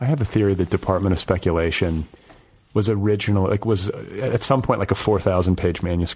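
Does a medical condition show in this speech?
No.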